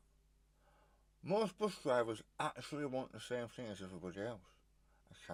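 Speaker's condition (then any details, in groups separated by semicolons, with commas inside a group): Stage 4 tongue cancer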